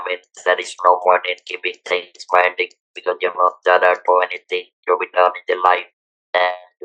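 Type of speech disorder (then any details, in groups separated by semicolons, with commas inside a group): Electrolarynx speech; throat cancer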